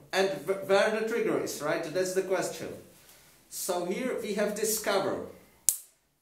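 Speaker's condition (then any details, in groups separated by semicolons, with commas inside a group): No condition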